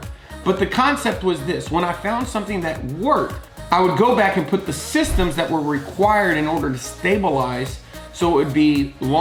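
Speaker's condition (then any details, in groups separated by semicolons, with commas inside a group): No condition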